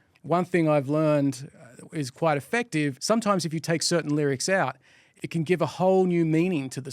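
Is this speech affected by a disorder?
No.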